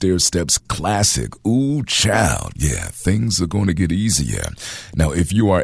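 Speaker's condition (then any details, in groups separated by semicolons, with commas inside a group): No condition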